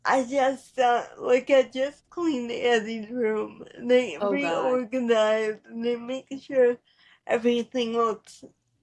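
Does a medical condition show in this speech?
Yes: cerebral palsy.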